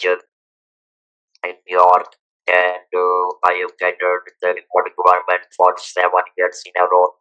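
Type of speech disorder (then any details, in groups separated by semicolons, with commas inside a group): Electrolarynx speech; throat cancer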